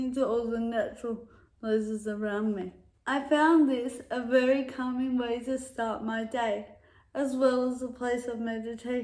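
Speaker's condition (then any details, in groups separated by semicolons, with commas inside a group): Cerebral palsy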